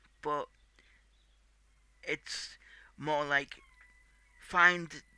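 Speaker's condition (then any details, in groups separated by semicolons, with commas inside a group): Cerebral palsy; tight muscles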